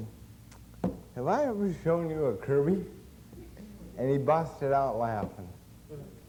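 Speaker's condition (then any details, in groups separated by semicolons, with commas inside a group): Cerebral palsy; since birth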